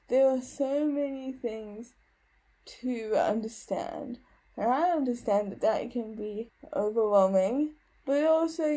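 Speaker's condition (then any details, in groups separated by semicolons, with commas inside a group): Cerebral palsy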